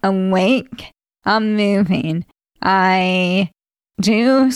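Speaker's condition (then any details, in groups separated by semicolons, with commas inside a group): ALS; very slow progression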